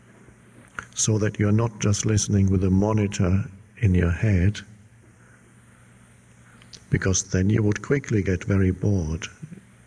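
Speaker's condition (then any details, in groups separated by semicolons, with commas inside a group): No condition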